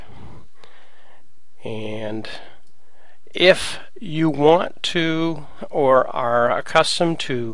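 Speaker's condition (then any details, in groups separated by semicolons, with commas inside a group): No condition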